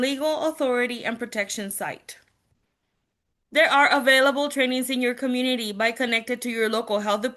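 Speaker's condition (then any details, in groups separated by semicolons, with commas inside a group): No condition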